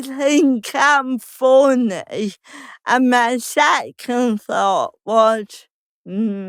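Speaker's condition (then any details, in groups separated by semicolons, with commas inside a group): Cerebral palsy; slow speech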